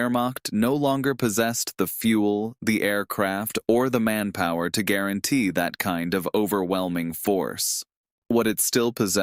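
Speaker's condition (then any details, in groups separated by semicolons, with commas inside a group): No condition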